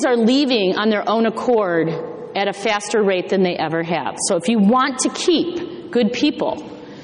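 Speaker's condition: No condition

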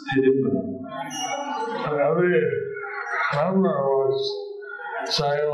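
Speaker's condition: Stroke with facial paralysis; half the face paralyzed; about 15 years since stroke; speech hard for some listeners to understand, another person repeats speech for listeners

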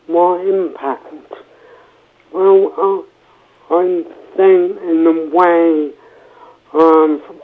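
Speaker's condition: Cerebral palsy, mild

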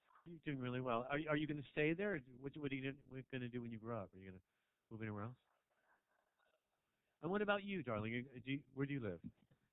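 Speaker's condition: No condition

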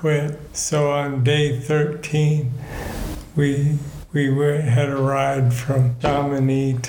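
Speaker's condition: Parkinson's disease; degenerative nervous system disorder, about 18 years since diagnosis

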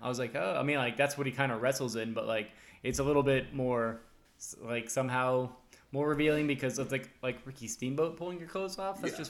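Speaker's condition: No condition

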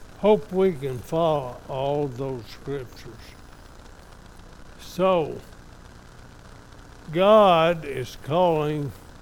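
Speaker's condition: ALS; father died of same disease, diagnosed by doctor in Lubbock, second opinion in Dallas; diagnosed 2.5 months ago, more physically limited than a year ago, progressing; somewhat affected, evident today

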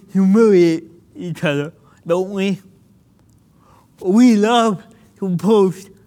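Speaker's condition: Cerebral palsy; spasms

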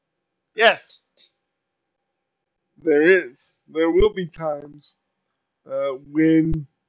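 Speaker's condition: Cerebral palsy; very poor balance

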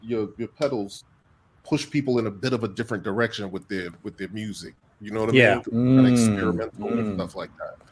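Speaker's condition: No condition

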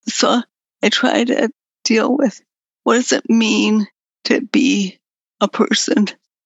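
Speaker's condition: Progressive multiple sclerosis; quadriplegic, no hand use, walker to scooter to wheelchairs, talking harder as disease progressed; slowly worsening, latest change is lack of voice, needs caffeine from chocolate or coffee to talk; voice up and down, in and out with pulmonary muscle strength, sometimes no voice, assistant speaks

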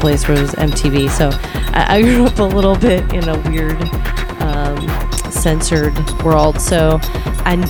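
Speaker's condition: No condition

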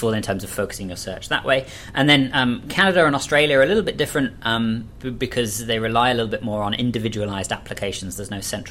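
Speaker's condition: No condition

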